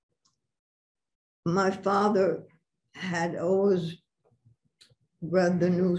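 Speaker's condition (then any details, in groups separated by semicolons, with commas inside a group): Parkinson's; about six years since onset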